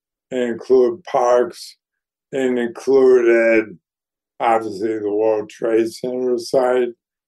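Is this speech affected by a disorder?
Yes: ALS; voice somewhat compromised by disease, audibly affected.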